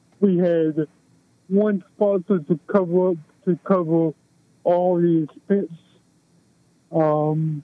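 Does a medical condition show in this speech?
Yes: cerebral palsy; affecting movement, balance and posture.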